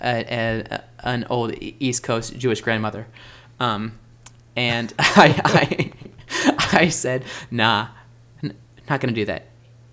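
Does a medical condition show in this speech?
Yes: stuttering; not caused by nervousness; pauses searching for a word; varies with excitement, worse when hurt, stuttered on tour stage, stuttered a lot in Grease audition; here repeated sounds, repeated words.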